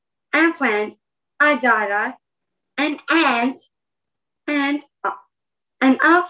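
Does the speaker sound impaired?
Yes: Down syndrome; extra chromosome.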